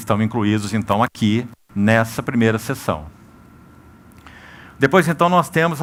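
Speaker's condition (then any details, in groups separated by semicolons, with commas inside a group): No condition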